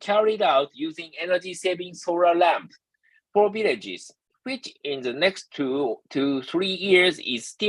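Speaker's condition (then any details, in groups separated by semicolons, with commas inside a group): No condition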